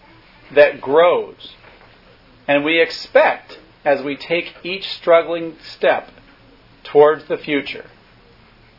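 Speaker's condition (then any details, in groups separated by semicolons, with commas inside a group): No condition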